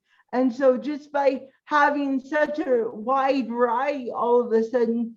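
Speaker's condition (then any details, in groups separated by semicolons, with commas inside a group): Cerebral palsy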